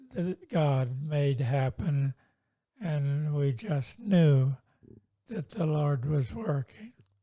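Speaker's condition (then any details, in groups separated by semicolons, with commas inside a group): Multiple sclerosis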